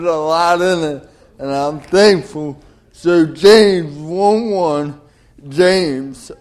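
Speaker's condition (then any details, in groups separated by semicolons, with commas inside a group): Cerebral palsy; delayed development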